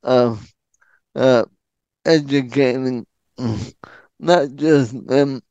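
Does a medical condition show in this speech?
Yes: ALS; frequent throat clearing, frequent hesitation fillers, speaks in full sentences.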